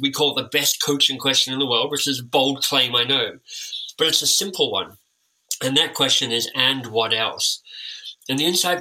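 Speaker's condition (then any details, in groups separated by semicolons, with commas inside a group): Cleft lip and palate; time with an orthodontist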